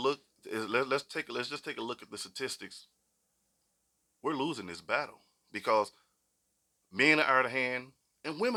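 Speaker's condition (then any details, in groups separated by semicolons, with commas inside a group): No condition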